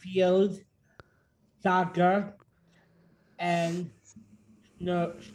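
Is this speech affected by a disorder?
Yes: Down syndrome.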